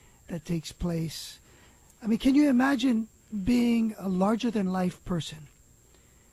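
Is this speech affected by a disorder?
No.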